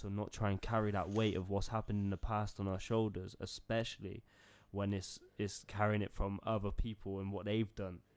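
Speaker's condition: No condition

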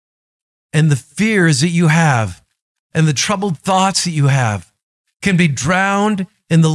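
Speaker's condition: No condition

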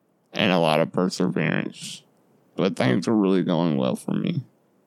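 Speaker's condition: Duchenne muscular dystrophy; lifelong

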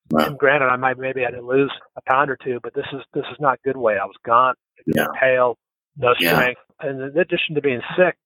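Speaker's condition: No condition

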